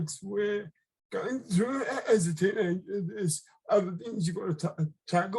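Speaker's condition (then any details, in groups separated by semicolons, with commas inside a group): Cerebral palsy; left-sided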